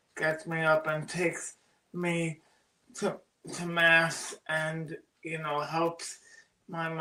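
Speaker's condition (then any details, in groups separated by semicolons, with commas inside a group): Cerebral palsy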